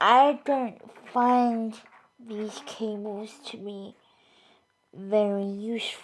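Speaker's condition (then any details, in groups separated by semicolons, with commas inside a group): Cerebral palsy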